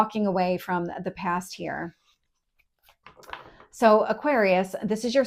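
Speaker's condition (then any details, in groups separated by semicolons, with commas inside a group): No condition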